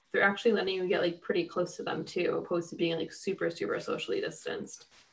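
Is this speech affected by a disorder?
No.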